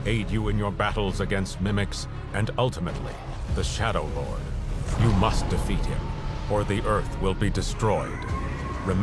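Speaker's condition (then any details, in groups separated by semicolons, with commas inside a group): No condition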